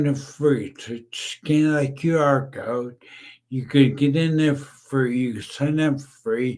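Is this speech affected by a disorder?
Yes: brain injury.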